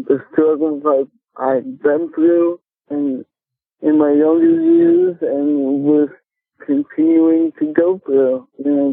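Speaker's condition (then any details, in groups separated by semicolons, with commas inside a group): Cerebral palsy; speech affected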